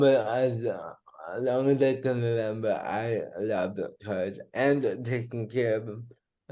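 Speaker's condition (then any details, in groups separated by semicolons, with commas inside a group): Cerebral palsy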